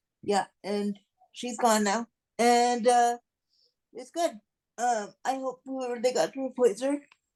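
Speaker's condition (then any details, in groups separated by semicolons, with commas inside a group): Cerebral palsy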